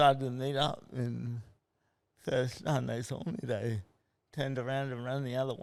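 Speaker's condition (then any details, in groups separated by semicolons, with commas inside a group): Cerebral palsy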